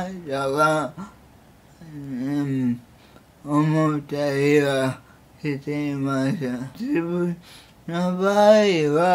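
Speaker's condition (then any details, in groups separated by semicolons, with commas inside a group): Cerebral palsy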